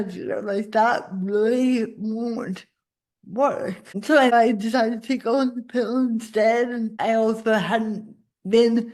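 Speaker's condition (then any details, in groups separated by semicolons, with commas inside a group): Cerebral palsy; spasticity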